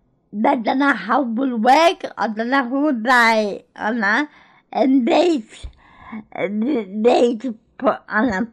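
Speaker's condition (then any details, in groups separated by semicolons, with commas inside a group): Cerebral palsy; born in Greece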